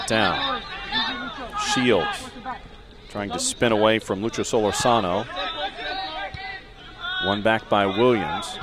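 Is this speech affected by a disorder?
No.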